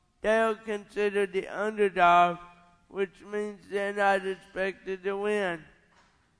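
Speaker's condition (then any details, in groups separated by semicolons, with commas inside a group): Cerebral palsy; onset about 30 to 40 days after birth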